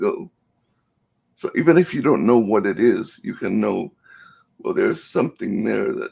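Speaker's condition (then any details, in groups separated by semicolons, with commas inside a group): Cerebral palsy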